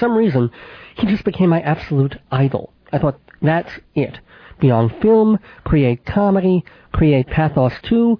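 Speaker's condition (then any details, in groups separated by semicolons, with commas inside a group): Cleft palate with lisp; infant operations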